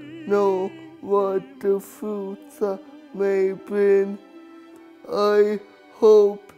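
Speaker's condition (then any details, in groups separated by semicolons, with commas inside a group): Cerebral palsy; present from birth, spinal surgery over 8 hours; spinal surgery last year, went well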